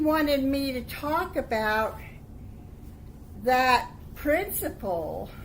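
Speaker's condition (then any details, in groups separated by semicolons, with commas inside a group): No condition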